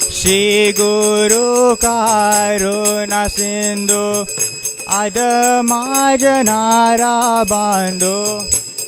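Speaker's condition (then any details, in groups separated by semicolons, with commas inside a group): No condition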